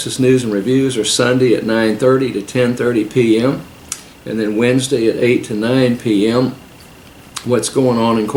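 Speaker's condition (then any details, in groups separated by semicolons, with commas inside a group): No condition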